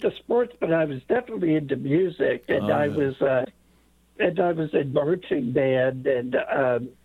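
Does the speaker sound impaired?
Yes: late-onset Pompe disease; infusion treatment.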